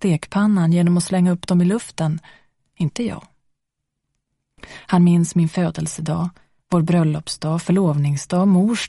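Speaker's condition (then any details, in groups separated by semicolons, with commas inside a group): No condition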